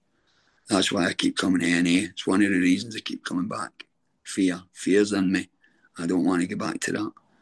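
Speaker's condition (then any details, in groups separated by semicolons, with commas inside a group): Throat cancer treatment effects, stage 4 throat cancer; chemo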